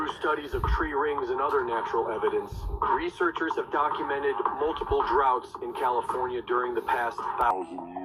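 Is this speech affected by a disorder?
No.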